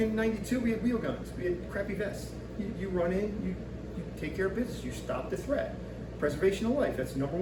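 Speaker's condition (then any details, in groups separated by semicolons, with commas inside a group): No condition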